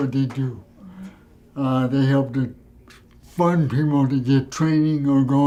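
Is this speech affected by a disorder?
Yes: cerebral palsy.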